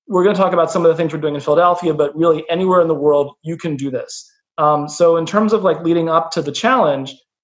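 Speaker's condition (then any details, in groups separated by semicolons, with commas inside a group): No condition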